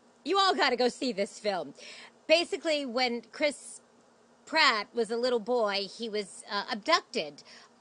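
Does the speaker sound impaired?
No.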